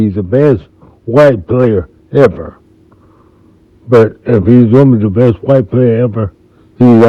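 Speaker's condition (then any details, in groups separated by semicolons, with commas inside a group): Multiple sclerosis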